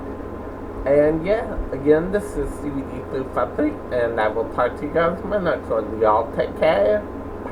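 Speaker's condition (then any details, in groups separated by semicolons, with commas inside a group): Cerebral palsy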